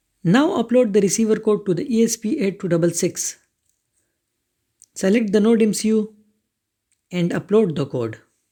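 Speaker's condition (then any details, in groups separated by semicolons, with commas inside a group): No condition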